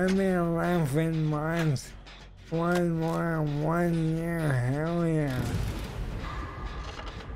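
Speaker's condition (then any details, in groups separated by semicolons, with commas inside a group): ALS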